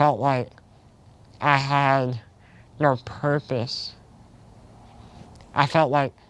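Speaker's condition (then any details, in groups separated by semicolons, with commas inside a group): Spinal muscular atrophy type two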